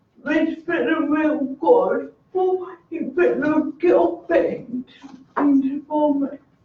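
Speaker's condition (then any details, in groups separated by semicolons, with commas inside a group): Cerebral palsy; communicates using letters and symbols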